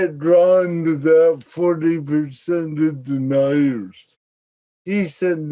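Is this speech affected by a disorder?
Yes: cerebral palsy.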